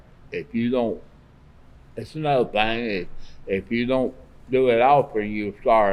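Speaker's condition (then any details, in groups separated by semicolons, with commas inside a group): Parkinson's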